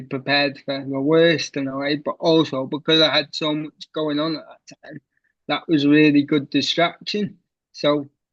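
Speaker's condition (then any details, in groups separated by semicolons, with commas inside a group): Cerebral palsy; wheelchair since age six, childhood surgery; tight painful hip flexors after recent surgery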